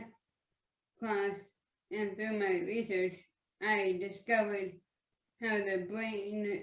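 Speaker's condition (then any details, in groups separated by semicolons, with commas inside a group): Speech apraxia; childhood apraxia of speech, genetic syndrome, hypertonia; intensive speech therapy early childhood, breathing device for speech muscles; hard to send messages to speech muscles, sounds slow, unclear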